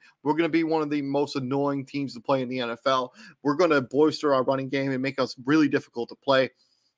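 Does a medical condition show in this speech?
No.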